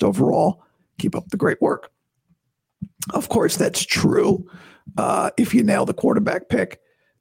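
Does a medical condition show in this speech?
Yes: vocal cord surgery recovery; not yet back.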